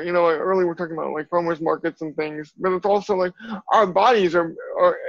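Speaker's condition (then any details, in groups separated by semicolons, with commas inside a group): Cerebral palsy; from birth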